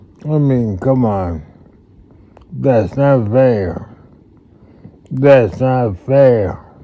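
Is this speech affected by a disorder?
Yes: multiple sclerosis.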